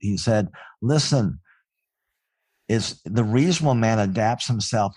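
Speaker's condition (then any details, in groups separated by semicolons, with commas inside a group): Cleft palate; speech sounded different in childhood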